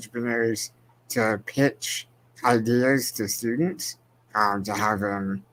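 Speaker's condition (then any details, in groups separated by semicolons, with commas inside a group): Spinal muscular atrophy; progressive, wheelchair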